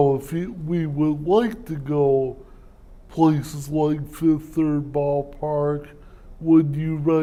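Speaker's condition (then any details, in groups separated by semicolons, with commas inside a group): Cerebral palsy; speech impairment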